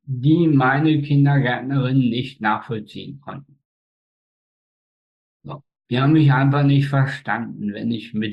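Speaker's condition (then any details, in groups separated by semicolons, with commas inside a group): Spastic tetraparesis; all four limbs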